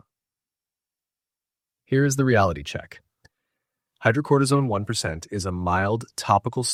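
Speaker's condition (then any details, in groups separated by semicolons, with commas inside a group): No condition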